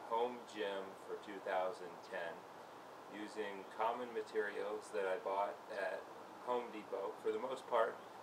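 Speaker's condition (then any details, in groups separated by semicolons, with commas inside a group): No condition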